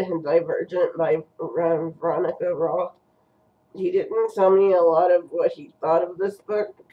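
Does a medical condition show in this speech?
Yes: cerebral palsy.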